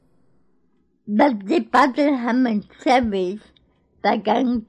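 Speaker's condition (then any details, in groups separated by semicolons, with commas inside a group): Cerebral palsy; born in Greece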